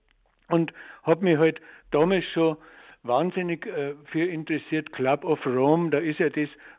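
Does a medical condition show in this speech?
No.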